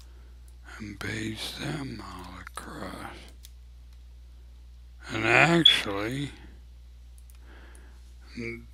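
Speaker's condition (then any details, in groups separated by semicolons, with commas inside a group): ALS; abnormally slow voice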